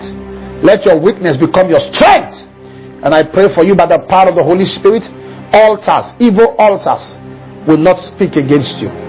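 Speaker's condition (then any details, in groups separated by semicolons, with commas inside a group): No condition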